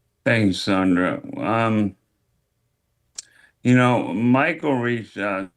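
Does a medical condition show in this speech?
Yes: ALS; could barely speak during filming, says speech still present.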